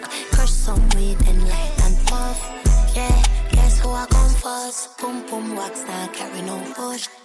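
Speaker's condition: No condition

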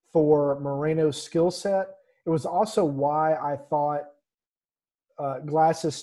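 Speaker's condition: No condition

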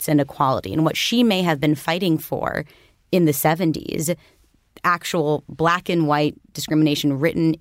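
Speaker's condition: No condition

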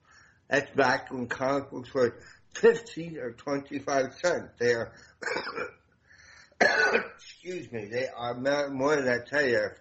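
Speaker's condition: Damaged voice box; at least 25 years ago

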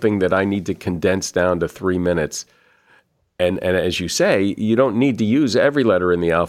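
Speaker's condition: No condition

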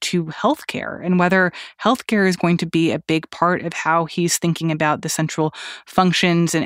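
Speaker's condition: No condition

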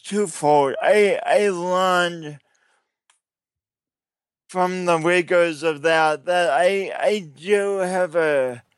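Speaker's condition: Cerebral palsy; cerebral palsy from birth, oxygen loss at birth, substantial coordination difficulties since childhood, speech impediment developed while growing; adult, regular yoga practice for about 7 years; distinctive one-of-a-kind accent-like speech, audible throughout recording

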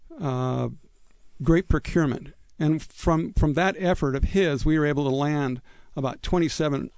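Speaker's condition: No condition

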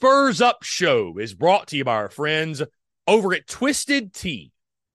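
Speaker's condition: No condition

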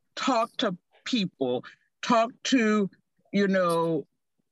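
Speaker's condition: Aphasia; speech therapy, therapist advised talking to people like delivery man, gradual improvement; talks slower than before aphasia, frequent um fillers, plans out words before speaking

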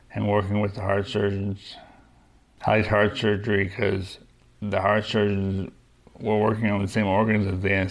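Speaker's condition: Young-onset Parkinson's disease; hereditary LRRK2 form, diagnosed at 38, right hand weakness, freezing, medication 5 years, deep brain stimulator; deep brain stimulation plus medication working well, no cognitive problems

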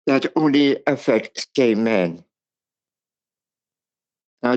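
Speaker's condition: Cerebral palsy; speech impairment

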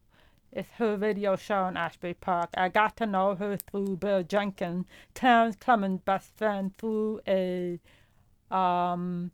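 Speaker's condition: Profound deafness; hears vowels but not consonants, uses hearing aids, no vibration felt; hears music, voices, horn, piano, guitar, headphones too quiet, feedback over hearing aids

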